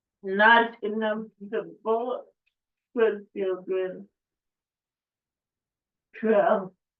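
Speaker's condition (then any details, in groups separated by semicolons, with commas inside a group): Cerebral palsy; affects speech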